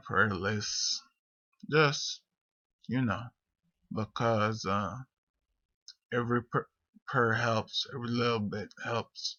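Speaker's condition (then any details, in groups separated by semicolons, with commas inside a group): Multiple sclerosis; rambling speech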